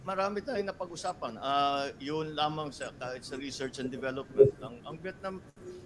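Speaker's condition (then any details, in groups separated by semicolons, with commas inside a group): No condition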